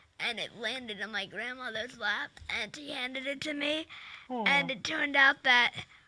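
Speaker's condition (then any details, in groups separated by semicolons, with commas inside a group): Cerebral palsy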